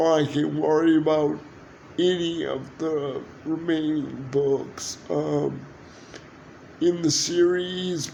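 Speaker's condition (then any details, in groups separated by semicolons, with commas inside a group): Cerebral palsy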